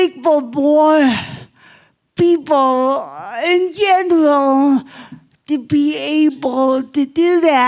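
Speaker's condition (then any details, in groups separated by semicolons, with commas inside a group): Cerebral palsy; obvious speech impairment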